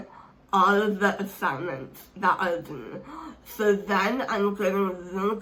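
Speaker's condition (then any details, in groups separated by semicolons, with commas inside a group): Speech impairment; hard to understand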